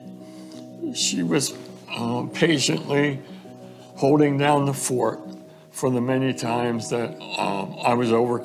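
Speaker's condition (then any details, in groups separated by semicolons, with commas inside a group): ALS; about two years since diagnosis, recorded acceptance speech played at hall of fame banquet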